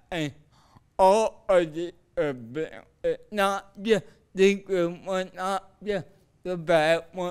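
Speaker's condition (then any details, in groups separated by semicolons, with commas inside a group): Cerebral palsy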